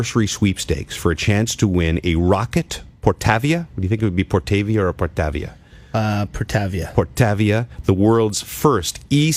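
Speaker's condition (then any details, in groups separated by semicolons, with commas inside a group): No condition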